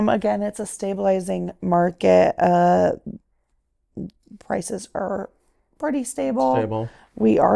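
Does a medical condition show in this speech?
No.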